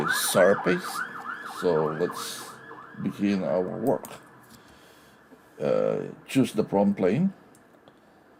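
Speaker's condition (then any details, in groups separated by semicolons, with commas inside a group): No condition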